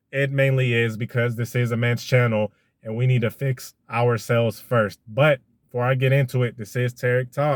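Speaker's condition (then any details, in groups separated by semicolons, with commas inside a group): No condition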